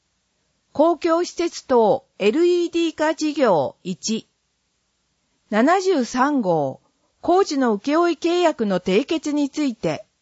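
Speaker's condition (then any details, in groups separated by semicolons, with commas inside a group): No condition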